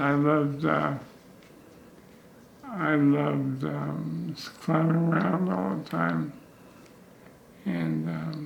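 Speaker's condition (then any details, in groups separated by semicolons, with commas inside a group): Chronic progressive multiple sclerosis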